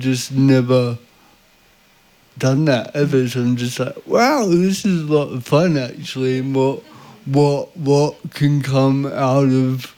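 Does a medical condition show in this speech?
Yes: cerebral palsy.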